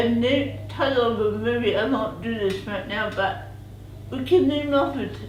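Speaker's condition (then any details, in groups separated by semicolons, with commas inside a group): Cerebral palsy; present from birth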